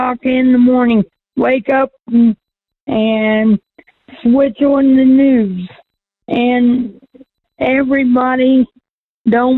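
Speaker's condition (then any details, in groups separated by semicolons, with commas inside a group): Cerebral palsy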